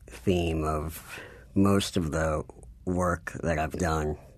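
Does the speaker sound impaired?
Yes: cleft palate.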